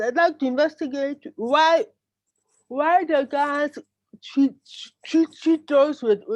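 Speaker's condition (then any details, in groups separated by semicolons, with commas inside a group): Cerebral palsy; brain damage cause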